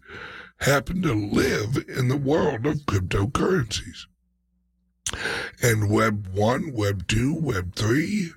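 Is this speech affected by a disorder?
Yes: speech impediment, mild.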